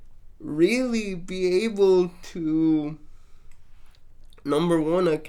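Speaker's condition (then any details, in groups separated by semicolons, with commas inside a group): Cerebral palsy, mixed, mild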